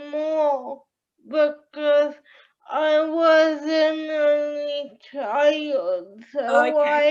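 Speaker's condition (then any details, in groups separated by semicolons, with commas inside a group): Cerebral palsy; powerchair user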